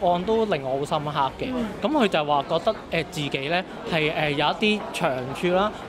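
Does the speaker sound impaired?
No.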